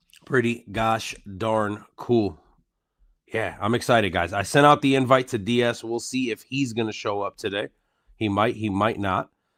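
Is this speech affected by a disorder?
No.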